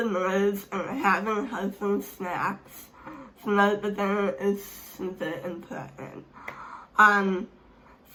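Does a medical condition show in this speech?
Yes: speech impairment; hard to understand.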